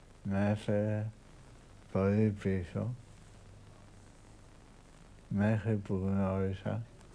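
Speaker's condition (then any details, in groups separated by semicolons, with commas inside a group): Parkinson's disease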